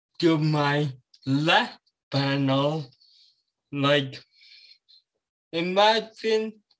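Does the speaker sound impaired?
Yes: cerebral palsy.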